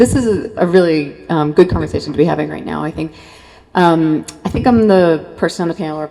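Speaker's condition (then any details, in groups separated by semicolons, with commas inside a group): No condition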